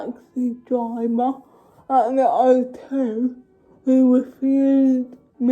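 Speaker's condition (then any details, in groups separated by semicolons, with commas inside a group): Cerebral palsy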